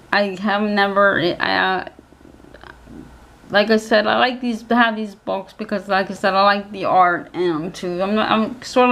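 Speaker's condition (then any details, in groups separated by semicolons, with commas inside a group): Cerebral palsy; physical handicap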